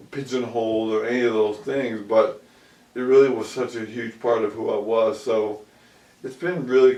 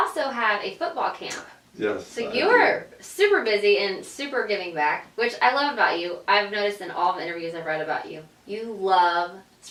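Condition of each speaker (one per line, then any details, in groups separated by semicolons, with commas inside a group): ALS; about 2 years since onset
No condition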